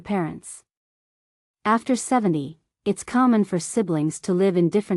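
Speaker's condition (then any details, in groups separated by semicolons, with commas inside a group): No condition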